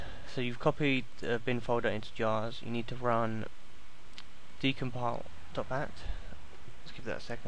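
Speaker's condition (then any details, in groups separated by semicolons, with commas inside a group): No condition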